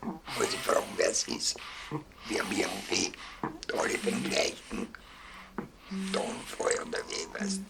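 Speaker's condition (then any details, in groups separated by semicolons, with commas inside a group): Laryngectomy; larynx removed by operation, learned to speak with a Logopädin from about 4 weeks after; speaks with air brought back up, counts aloud, has spoken with a microphone in the Rathaus; original laryngeal voice lost, oesophageal voice by bringing air back up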